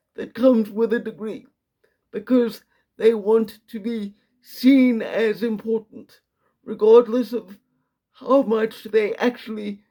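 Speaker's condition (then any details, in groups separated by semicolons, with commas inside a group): Quadriplegic cerebral palsy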